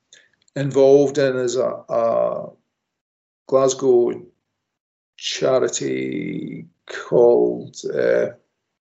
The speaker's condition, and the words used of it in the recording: Stuttering. Otherwise, I would not be speaking to you at all right now.